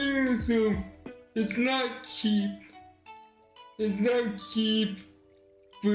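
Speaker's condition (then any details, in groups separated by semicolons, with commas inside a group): Cerebral palsy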